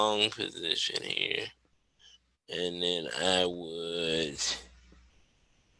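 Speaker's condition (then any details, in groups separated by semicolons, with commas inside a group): Cerebral palsy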